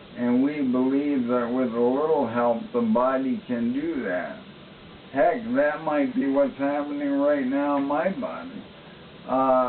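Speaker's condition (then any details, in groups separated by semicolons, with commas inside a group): ALS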